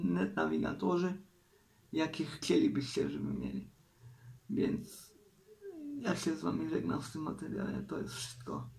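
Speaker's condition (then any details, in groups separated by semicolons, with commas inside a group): Cerebral palsy; uses wheelchair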